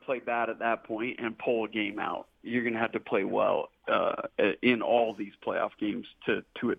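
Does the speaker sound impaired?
No.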